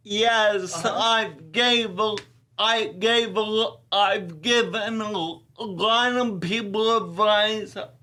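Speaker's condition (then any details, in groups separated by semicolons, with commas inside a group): Ataxia telangiectasia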